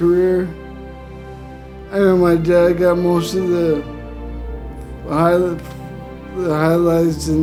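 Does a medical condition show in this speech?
Yes: brain injury; effects began around age 50.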